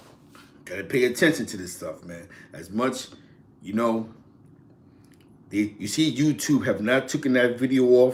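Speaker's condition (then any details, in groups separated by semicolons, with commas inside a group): No condition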